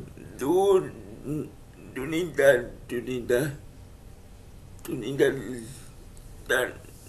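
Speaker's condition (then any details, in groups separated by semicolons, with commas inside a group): Cerebral palsy; speech affected by condition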